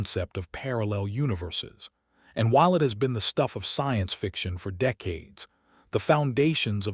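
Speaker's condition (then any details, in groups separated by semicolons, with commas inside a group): No condition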